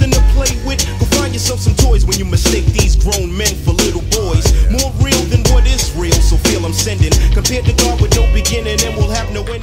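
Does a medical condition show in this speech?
No.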